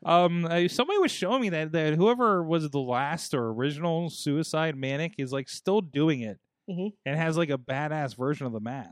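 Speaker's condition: No condition

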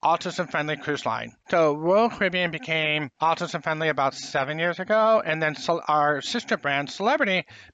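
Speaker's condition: Profound hearing loss, congenital

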